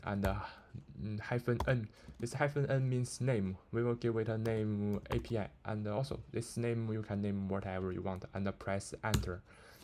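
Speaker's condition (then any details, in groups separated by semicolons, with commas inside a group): No condition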